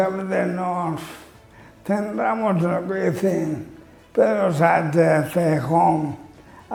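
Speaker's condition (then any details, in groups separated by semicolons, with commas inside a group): Amyotrophic lateral sclerosis (ela)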